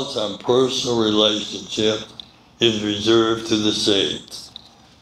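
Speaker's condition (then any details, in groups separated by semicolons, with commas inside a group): Medical condition affecting speech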